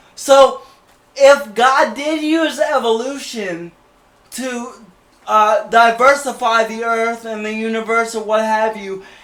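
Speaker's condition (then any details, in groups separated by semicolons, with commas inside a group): Cerebral palsy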